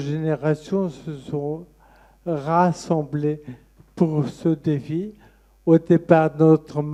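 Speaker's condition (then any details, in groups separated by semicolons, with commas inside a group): Friedreich's ataxia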